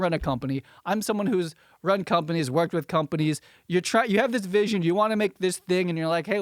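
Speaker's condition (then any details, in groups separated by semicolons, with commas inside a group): No condition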